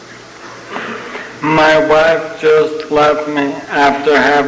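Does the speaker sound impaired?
Yes: ALS (Lou Gehrig's disease); terminal, young onset, first sign abnormal walking; progressing, uses wheelchair, fell and cracked chin two years ago, no medication; sounds like having had a couple of drinks.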